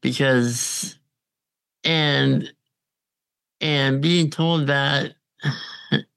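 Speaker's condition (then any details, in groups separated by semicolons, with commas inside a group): Congenital muscular dystrophy; uses ventilator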